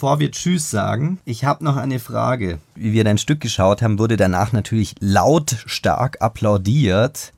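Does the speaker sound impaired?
No.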